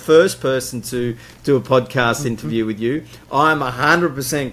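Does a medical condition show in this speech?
No.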